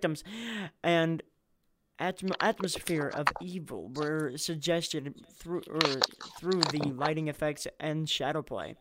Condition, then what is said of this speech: Stuttering. Like, I was like, I have stuttering problems.